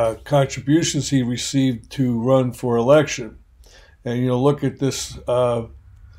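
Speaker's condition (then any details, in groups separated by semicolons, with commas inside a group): No condition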